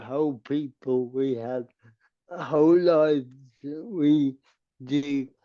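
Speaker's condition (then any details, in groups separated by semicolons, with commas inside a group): Cerebral palsy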